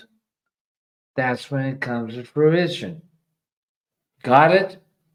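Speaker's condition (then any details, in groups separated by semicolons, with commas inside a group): ALS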